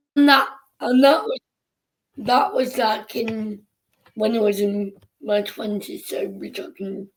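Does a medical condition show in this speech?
Yes: cerebral palsy.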